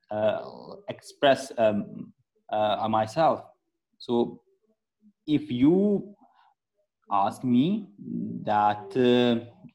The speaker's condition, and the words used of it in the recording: Stuttering. If I stumble in my speaking, I stammer, that is okay.